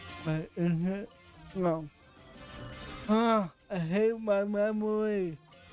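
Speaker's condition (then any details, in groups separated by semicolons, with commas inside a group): Cerebral palsy; affects voice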